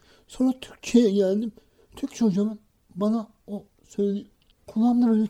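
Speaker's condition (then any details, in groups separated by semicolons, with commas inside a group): Cerebral palsy; from birth, no speech or walking until age 6, misdiagnosed intellectual disability at age 5; school speech difficulty, reading not fluent, practised reading aloud before mirror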